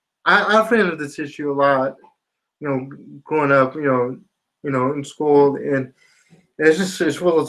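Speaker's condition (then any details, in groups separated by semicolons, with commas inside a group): Spastic quadriplegia cerebral palsy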